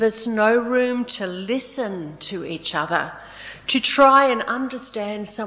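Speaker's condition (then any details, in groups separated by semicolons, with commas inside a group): No condition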